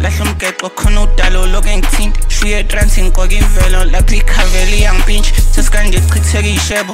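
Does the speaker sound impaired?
No.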